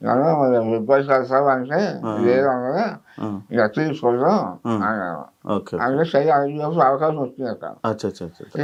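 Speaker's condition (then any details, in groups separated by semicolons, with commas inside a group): Mouth cancer; surgery, part removed; recovering after recent surgery; difficulty eating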